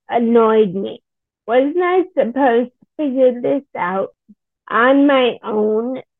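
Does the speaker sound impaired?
Yes: Friedreich's ataxia; speech and swallowing issues, unclear whether from Friedreich's ataxia or multiple sclerosis.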